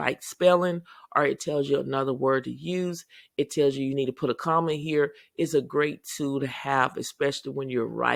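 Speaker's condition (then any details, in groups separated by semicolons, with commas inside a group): No condition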